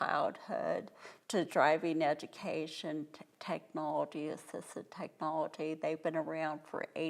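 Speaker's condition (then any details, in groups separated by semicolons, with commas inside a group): Cerebral palsy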